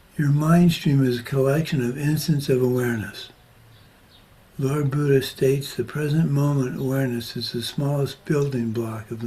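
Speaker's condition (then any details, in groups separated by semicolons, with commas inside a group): Parkinson's disease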